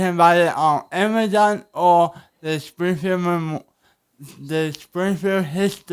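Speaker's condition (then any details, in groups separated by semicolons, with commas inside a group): Cerebral palsy; spine surgery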